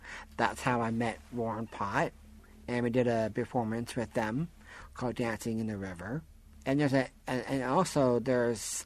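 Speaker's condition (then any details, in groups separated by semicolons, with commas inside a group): Down syndrome; disability since childhood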